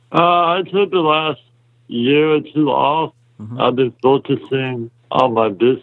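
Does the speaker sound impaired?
Yes: muscular dystrophy; congenital, extremely rare type, exact type unknown, myotubular myopathy ruled out about 4 years ago; about 30 years old, hospitalized every 3 to 6 weeks until age 7, plays power soccer.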